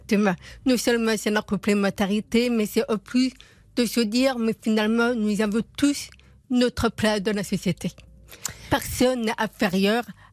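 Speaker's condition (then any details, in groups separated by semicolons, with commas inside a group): Profound congenital deafness; told would never speak, learned speech by lip-reading, never heard own voice, twenty years of speech work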